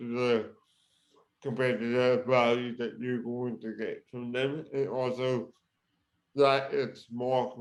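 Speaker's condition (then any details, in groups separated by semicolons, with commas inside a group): Cerebral palsy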